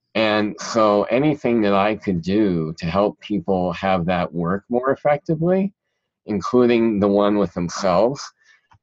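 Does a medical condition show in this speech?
Yes: cleft palate; present since childhood.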